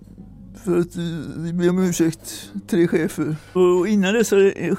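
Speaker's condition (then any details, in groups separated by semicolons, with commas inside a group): Atypical Parkinson's; very rare severe form, began with finger tremors, sudden freezing of hand movement, walks with crutches; bad days: needs help with medication, dressing, toileting, goes stiff, sometimes cannot rise from bed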